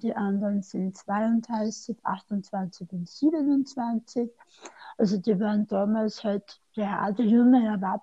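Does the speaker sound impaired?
Yes: speech impairment after tongue cancer, mild; aggressive right tongue-margin cancer into mouth arch at 48, 17-hour surgery, neck dissection, chemoradiotherapy; slightly limited, tends to speak fast, sometimes unclear, Austrian dialect, hard to understand without seeing face.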